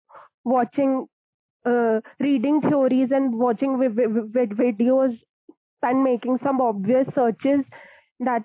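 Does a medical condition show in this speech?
Yes: stammering; stammering since class 4, returned when father hospitalized, psychological cause per self, tried self-help videos and reading; stammers more with new people, when nervous or judged, e.g. interviews, meetings; eases with more talking; here repeated sounds, prolonged sounds.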